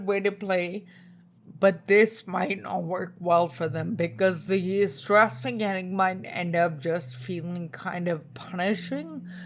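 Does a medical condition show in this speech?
Yes: spinocerebellar ataxia type 2, SCA2; tongue.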